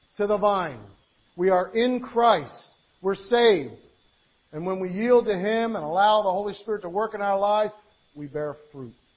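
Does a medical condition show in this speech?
No.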